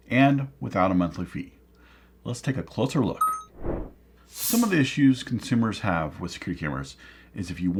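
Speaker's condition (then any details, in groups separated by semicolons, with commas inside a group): No condition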